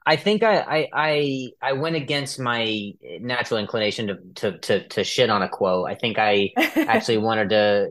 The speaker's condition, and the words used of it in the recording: Stuttering. It's so much around surrounding the task of talking rather than just talking itself.